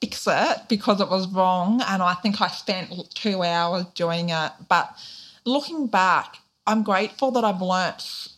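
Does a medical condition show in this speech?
Yes: deafness, profound; born deaf, recessive gene, Auslan sign language first language, started speaking at age 5; cannot hear interviewer, lip reads questions via recording platform, signs while answering; weekly private speech therapy in childhood, speaks clearly, bilingual Auslan and spoken English.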